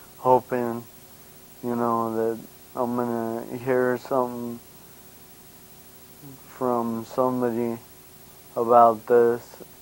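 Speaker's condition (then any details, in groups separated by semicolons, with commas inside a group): Brain injury; slurred speech, partly unintelligible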